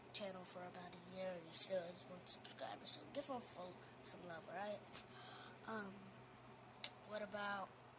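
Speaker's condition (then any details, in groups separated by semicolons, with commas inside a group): No condition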